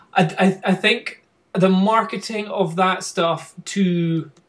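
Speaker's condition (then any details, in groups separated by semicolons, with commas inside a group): No condition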